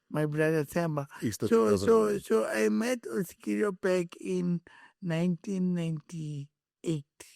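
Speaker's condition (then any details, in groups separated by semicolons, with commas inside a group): Cerebral palsy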